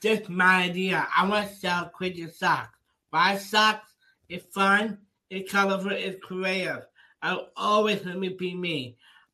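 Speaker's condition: Down syndrome; intestinal bypass surgery on day three

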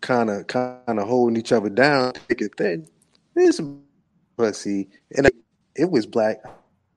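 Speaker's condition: No condition

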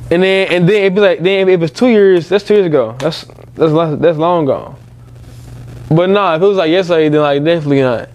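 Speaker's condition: Stutter; long-standing; stutter noticed by others, described as not cute at all; repeated sounds, repeated words

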